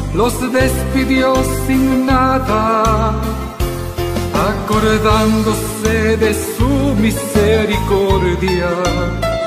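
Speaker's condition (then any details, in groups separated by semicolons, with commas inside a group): No condition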